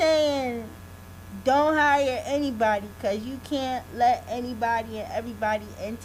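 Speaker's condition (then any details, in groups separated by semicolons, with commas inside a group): Cerebral palsy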